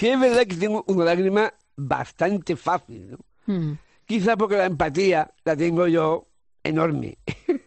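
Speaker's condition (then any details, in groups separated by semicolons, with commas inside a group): Down syndrome; congenital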